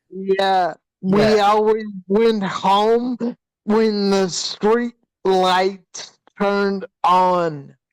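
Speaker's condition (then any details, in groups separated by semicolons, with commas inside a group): Hydrocephalus with shunt failure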